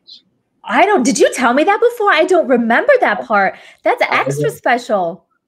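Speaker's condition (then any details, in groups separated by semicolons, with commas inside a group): No condition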